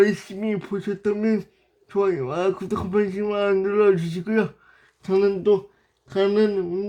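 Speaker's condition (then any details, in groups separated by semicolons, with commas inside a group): Brain lesion disability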